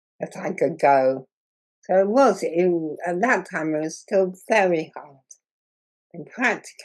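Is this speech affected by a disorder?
Yes: muscular dystrophy.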